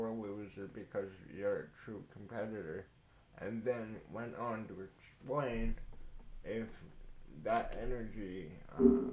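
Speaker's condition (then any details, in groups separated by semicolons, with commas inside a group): Cerebral palsy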